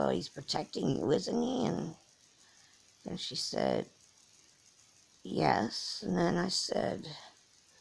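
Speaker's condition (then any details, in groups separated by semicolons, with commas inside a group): Cerebral palsy; from birth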